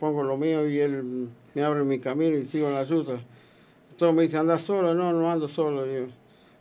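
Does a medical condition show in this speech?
Yes: Parkinson's disease; onset 15 years ago, treated 5 years, earlier whole-body tremor, could not walk or eat, walker; no tremor now, Levocar one daily, treated by Dr. Michile of Buenos Aires, long-distance cycling.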